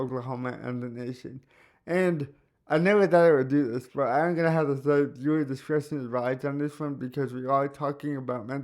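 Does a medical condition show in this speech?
Yes: cerebral palsy; caused by stroke at birth.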